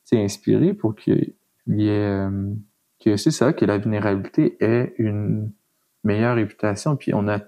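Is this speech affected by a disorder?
Yes: stuttering; long hidden, since at least secondary school; hesitation in words, no stuttering when feeling good and confident, stutter audible in early podcast episodes; here repeated sounds, prolonged sounds.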